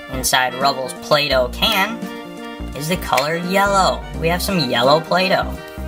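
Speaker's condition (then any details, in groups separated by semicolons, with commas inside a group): No condition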